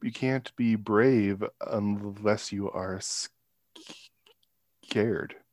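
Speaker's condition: Stuttering; stuttering since childhood, severe in middle and high school, could not get words out, several intensive camps when younger; still stutters, communicating virtually more challenging, more anxiety; word and part-word repetitions, blocks on own name; prolonged sounds, blocks

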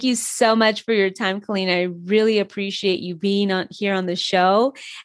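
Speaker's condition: No condition

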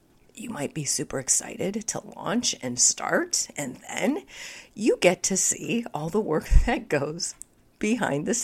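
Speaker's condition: Spasmodic dysphonia; voice audibly affected

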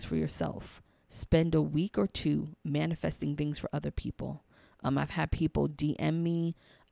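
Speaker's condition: No condition

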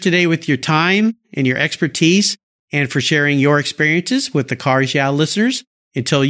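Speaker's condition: No condition

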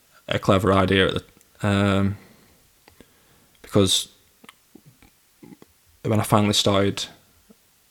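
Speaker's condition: Stammer; stammers more when nervous, pauses before answering, avoids phone use, no stammer in inner monologue; blocks

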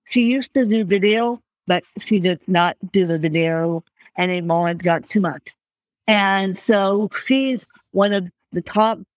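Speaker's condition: Ataxic spastic cerebral palsy; mixed ataxic and spastic type, unable to type

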